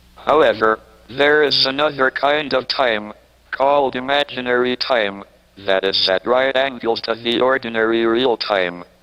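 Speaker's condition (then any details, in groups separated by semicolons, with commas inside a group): ALS, speech-generating device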